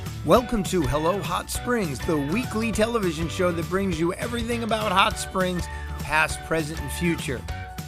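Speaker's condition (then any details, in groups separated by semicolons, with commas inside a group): No condition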